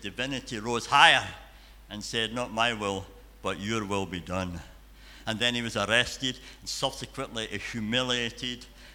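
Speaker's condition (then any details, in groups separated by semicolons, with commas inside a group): Cleft palate and cleft lip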